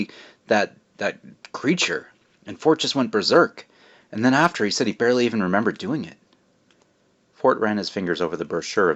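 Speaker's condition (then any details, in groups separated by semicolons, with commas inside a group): No condition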